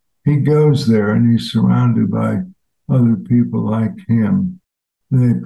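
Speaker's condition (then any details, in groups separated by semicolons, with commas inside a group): ALS; fatal progressive disease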